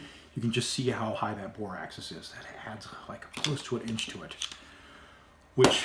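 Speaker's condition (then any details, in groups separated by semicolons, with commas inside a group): No condition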